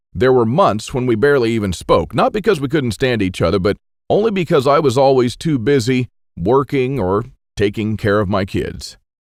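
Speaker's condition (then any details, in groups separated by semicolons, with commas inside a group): No condition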